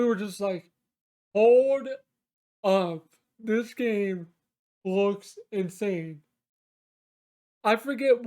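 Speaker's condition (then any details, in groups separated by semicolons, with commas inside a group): Cerebral palsy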